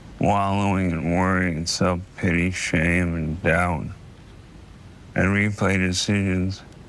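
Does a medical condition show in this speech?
Yes: ALS; likely bulbar form, speech and breathing affected faster.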